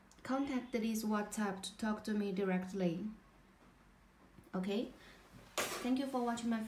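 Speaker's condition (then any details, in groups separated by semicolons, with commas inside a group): No condition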